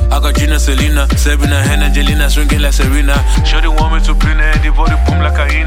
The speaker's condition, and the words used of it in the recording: No condition.